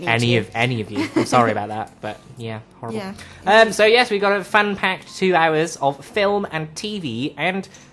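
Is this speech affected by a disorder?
No.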